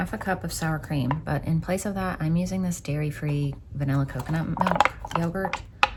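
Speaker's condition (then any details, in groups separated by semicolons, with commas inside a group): No condition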